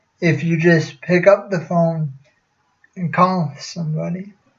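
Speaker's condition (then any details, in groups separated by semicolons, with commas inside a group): Cerebral palsy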